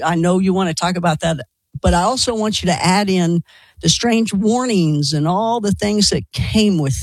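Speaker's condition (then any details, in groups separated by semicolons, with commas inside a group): No condition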